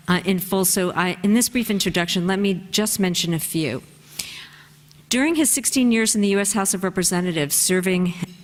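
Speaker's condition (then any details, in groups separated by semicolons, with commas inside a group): No condition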